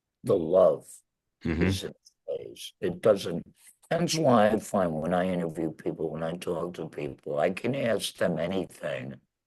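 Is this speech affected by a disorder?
Yes: laryngectomy; 11 years since surgery.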